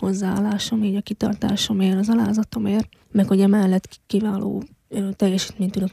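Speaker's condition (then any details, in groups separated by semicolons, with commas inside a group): Hearing loss since infancy; congenital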